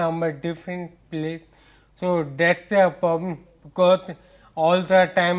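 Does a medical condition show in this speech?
Yes: ataxia; speech difficulty.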